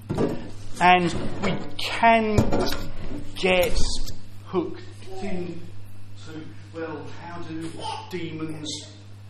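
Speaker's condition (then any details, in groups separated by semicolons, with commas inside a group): Stammer; prolonged sounds, blocks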